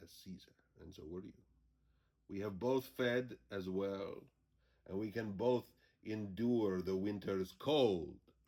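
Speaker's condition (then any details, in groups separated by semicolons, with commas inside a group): No condition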